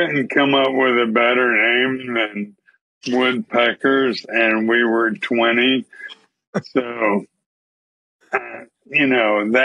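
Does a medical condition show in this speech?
Yes: ALS.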